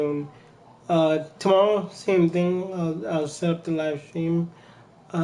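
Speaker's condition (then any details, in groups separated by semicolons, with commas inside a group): Cerebral palsy; from birth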